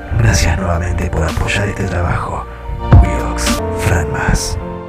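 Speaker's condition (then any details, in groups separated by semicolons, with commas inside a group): No condition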